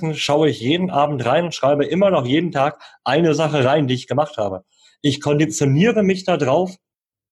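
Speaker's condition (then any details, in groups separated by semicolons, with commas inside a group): Cleft lip and palate; congenital cleft lip, jaw and palate, Bundeswehr cited inability to eat army food; learned to speak through speech therapy until age nine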